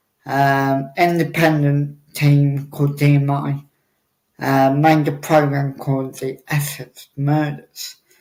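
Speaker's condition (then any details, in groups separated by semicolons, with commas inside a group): Cerebral palsy; wheelchair user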